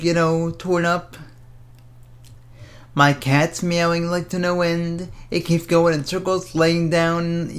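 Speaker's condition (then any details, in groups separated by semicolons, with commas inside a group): Cerebral palsy; speaks fast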